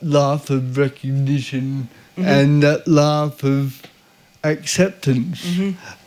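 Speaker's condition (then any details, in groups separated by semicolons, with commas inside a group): Cerebral palsy; visible disability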